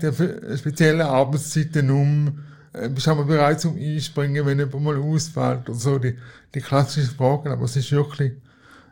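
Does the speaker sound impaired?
Yes: cerebral palsy; cerebral palsy from birth, physical not cognitive, wheelchair user, moved on knees as child.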